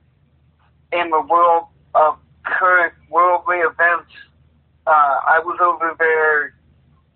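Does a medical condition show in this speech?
Yes: cerebral palsy; plays rhythm guitar despite condition.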